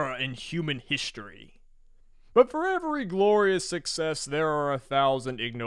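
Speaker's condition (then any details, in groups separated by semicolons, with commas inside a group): No condition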